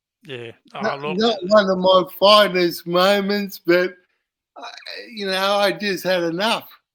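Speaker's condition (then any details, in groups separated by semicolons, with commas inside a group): Cerebral palsy; uses wheelchair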